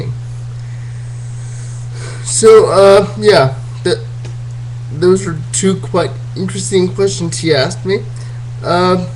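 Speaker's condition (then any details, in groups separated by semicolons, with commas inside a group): Cerebral palsy, spastic diplegia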